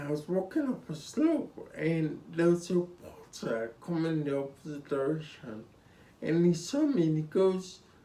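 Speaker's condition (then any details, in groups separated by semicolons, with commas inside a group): Spinocerebellar ataxia (sca7)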